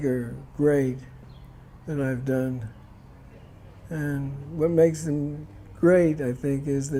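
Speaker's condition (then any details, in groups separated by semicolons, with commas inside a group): Parkinson's disease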